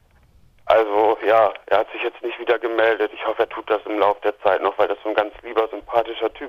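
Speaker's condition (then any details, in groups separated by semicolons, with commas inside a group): No condition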